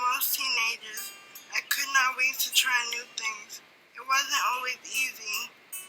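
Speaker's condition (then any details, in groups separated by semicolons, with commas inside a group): Cerebral palsy; from birth, wheelchair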